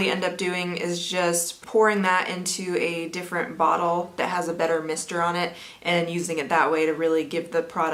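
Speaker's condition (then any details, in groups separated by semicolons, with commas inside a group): No condition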